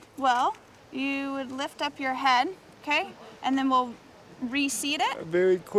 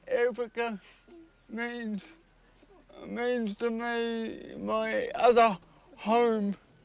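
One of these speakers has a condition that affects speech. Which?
The second: cerebral palsy; from birth, spasticity; high needs, 24-hour care, movements effortful and draining.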